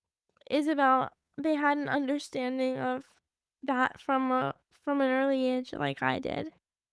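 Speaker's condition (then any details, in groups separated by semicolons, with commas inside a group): Cerebral palsy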